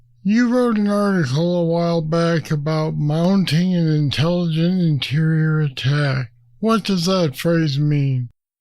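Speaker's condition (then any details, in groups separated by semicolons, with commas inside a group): Parkinson's disease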